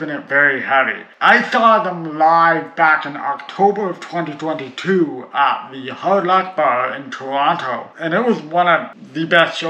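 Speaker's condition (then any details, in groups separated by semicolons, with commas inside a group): Cerebral palsy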